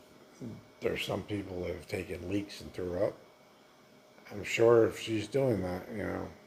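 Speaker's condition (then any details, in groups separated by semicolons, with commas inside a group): Multiple sclerosis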